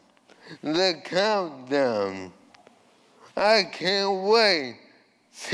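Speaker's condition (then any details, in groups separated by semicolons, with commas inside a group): ALS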